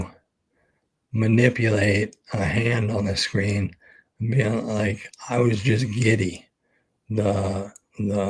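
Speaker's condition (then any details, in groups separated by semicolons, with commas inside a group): ALS; expects to lose voice very soon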